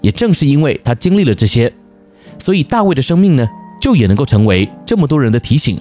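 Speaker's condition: No condition

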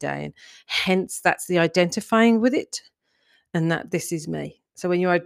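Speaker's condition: No condition

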